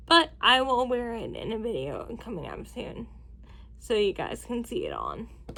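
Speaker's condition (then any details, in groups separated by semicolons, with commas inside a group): Cerebral palsy, spastic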